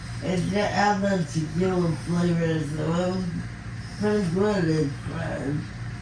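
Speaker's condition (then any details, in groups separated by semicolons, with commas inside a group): Friedreich ataxia, severe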